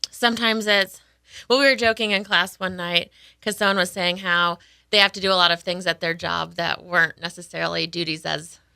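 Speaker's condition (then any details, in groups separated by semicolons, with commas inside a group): No condition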